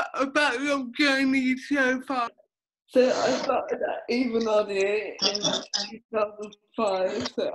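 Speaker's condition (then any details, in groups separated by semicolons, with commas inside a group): Cerebral palsy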